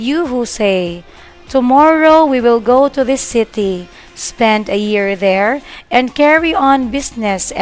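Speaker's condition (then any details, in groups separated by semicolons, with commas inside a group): No condition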